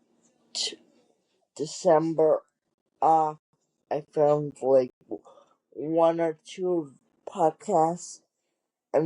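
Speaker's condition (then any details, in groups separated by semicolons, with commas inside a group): Cerebral palsy; wheelchair user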